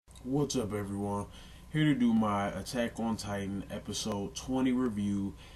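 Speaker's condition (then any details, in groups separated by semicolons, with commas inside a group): No condition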